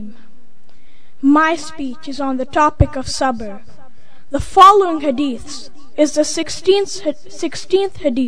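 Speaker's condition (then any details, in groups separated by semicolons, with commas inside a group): No condition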